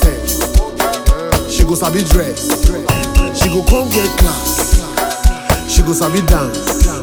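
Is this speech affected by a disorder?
No.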